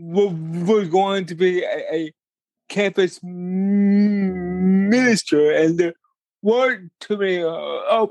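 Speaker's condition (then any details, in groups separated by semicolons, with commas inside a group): Cerebral palsy; talks slower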